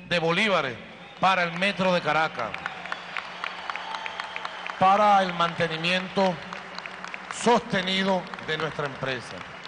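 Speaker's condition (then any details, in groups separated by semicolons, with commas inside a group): No condition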